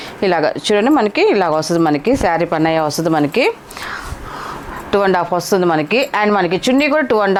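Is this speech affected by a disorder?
No.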